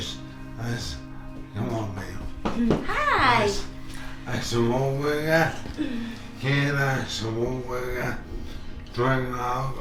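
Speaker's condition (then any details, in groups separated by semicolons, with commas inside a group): Motor neurone disease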